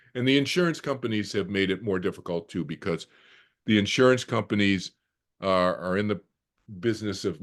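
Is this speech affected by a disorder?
No.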